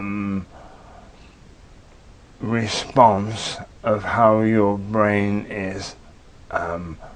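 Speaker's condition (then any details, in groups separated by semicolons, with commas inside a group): Motor neurone disease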